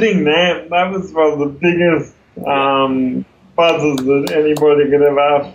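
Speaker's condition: Cerebral palsy; congenital, wheelchair user

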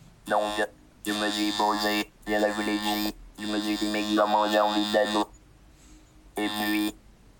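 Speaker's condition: Total pharyngolaryngectomy; first cancer 3 years ago, chemoradiotherapy, tracheal stenosis, second cancer, partial oesophagectomy, neck dissection; no natural voice, cannot shout or laugh, phone understood only by family, caregivers, lost in noise

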